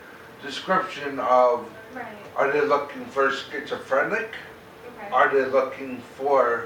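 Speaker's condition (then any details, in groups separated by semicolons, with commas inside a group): Cerebral palsy; very mild form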